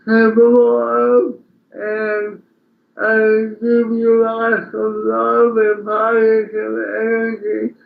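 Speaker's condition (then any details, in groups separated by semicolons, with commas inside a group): Speech impairment after birth surgery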